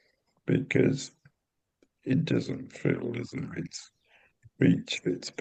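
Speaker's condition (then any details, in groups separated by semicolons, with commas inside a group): Cerebral palsy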